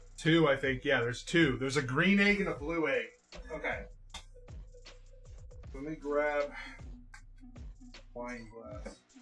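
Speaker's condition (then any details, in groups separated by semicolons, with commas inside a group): No condition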